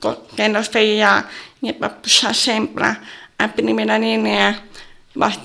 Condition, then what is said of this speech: Deafness. Abans de parlar avui, vull dir-vos que soc sorda i soc conscient que tinc una entonació diferent que vosaltres i potser algú no m'entendrà bé.